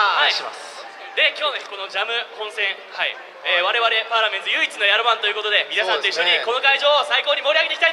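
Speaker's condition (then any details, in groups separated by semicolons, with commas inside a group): No condition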